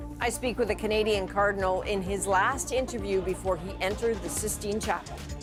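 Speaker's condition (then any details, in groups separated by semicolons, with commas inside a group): No condition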